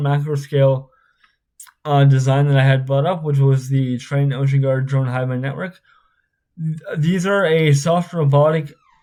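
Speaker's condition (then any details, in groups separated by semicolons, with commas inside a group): Spastic cerebral palsy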